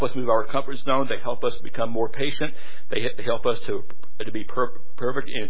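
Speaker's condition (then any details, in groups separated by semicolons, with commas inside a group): Stuttering; heavy stuttering greatly lengthens speaking time; repeated sounds, repeated words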